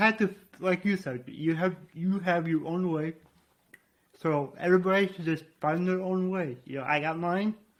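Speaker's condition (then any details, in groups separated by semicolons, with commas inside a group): Cerebral palsy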